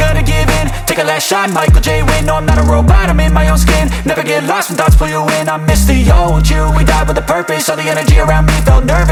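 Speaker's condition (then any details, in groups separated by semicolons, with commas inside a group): No condition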